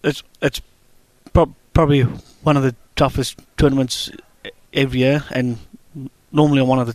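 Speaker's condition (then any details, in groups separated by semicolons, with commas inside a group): Stuttering; onset in childhood, persistent, not expected to go away, accepted around age 21-22; avoided speaking and phone calls while growing up, shy about way of speaking; repeated sounds, repeated words, prolonged sounds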